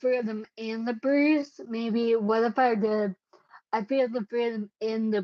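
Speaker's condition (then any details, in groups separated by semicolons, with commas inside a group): Cerebellar ataxia; caused by brain bleed, unsteady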